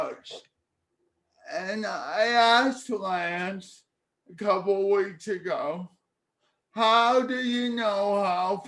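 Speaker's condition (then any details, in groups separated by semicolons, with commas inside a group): Cerebral palsy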